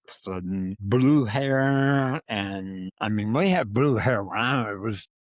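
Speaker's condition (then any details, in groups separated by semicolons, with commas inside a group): Parkinson's disease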